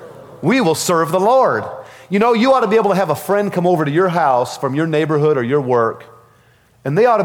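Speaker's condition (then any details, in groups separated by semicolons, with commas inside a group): No condition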